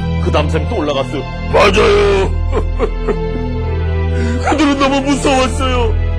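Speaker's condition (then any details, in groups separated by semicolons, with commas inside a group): No condition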